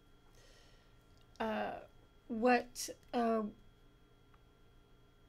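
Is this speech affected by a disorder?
No.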